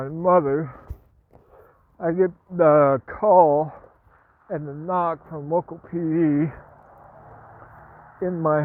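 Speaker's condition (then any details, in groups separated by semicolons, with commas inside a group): Parkinson's; speech impediment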